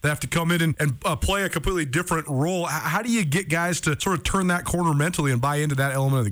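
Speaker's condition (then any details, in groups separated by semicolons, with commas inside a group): No condition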